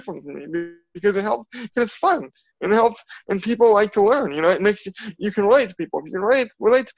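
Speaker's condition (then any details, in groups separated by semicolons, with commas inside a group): Cerebral palsy; from birth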